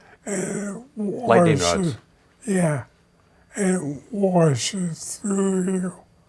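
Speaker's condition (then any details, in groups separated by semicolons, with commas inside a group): ALS; onset in hands; voice lost timbre, losing use of voice and hands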